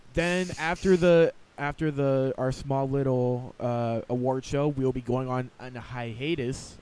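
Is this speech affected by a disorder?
No.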